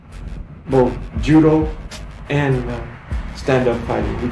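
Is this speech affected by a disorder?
No.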